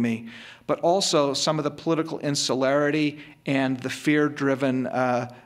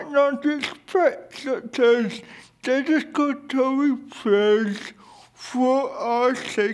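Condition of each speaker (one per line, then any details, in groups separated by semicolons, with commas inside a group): No condition
Cerebral palsy; brain damage at birth, affects movement and handwriting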